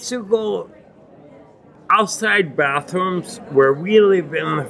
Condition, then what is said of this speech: Ataxia. My balance, my coordination of hands, obviously my dysarthria.